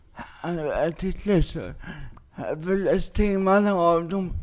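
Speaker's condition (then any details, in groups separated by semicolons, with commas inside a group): Cerebral palsy; lifelong cerebral palsy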